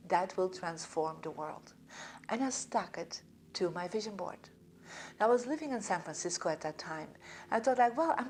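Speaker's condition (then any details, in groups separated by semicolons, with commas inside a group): No condition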